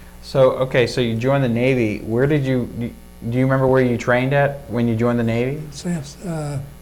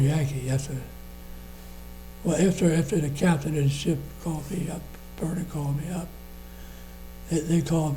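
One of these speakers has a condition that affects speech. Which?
The second: Parkinson's disease.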